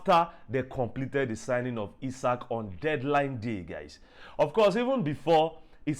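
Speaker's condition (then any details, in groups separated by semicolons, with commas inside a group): No condition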